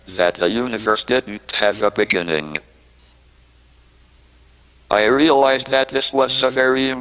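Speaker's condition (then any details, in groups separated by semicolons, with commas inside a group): ALS, speech-generating device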